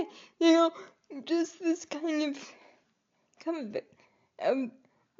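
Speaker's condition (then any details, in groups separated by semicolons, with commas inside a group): Cerebral palsy; quadriplegic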